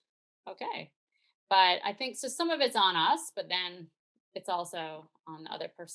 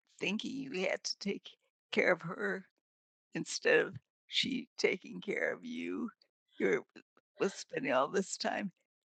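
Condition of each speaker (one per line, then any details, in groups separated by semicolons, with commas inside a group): No condition
Multiple sclerosis; progressive form, quadriplegic, wheelchair user; severely disabled, progressing; weak soft voice, speaking loudly exhausting, eating affected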